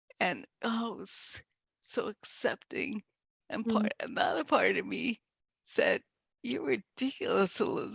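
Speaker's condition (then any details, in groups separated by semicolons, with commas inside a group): Multiple sclerosis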